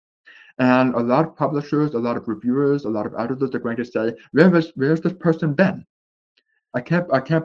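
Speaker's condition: Deafness with speech impediment, born deaf

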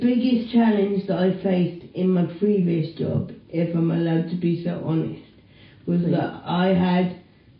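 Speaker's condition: Cerebral palsy quadriplegia; full-time electric wheelchair user, writing and reading physically difficult, dyslexia, needs one-to-one admin support

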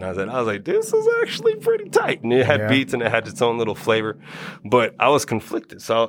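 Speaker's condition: No condition

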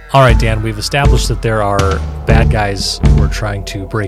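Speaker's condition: No condition

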